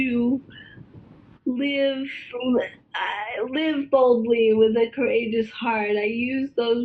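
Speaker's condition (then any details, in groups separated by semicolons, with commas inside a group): Cerebral palsy, spastic quadriplegia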